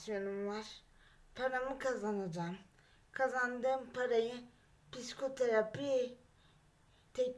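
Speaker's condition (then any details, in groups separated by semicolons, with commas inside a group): Cerebral palsy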